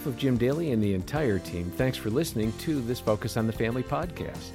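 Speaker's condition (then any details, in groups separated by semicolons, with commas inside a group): No condition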